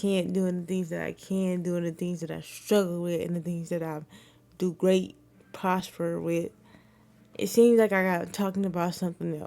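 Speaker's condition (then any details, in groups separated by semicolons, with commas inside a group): Cerebral palsy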